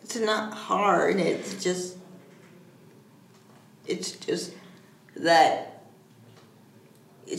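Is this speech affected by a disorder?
Yes: cerebral palsy; diagnosed around 40 months, ongoing hippotherapy, therapy at children's rehabilitation institute (CRIT); age 12, almost 13, uses wheelchair.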